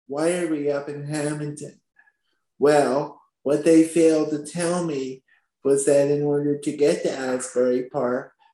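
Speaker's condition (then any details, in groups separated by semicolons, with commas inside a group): Spastic quadriplegic cerebral palsy; from birth, born at 27 weeks gestation, now 23 years old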